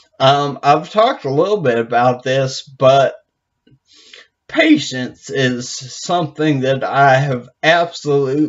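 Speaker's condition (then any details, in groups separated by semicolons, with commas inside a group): Brain injury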